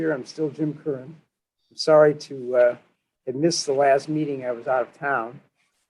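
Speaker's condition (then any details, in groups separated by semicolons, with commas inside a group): No condition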